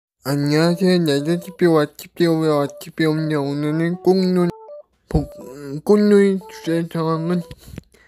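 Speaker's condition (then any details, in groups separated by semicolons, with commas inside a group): Cerebral palsy; brain lesion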